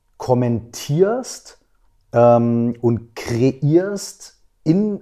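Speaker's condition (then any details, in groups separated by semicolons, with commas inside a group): No condition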